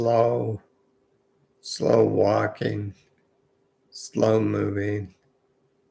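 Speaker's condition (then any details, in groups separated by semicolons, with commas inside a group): Multiple sclerosis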